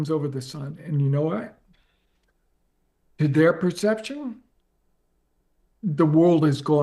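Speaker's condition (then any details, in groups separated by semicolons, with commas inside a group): ALS; progressive, onset leg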